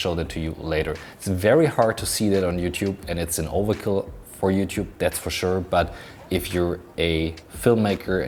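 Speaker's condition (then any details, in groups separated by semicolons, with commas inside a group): No condition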